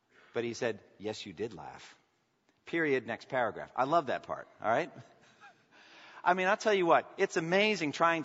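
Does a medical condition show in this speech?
No.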